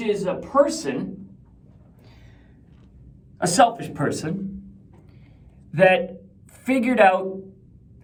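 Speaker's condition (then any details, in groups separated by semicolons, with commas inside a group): No condition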